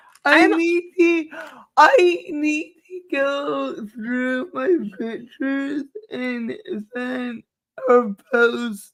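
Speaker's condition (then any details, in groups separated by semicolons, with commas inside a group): Cerebral palsy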